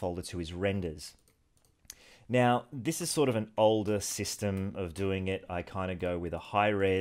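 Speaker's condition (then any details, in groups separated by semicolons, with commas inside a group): No condition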